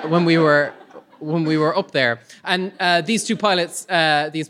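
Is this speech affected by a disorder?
No.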